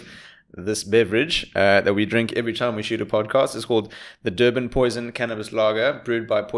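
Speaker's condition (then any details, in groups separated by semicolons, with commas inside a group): No condition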